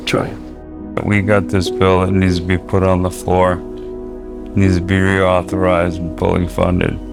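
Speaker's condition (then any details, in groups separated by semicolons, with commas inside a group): ALS; first symptom in one hand, likely bulbar form; slurred speech, sounds drunk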